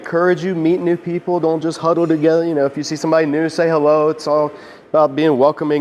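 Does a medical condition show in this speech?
No.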